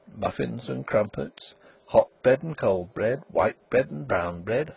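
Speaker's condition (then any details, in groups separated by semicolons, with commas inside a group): No condition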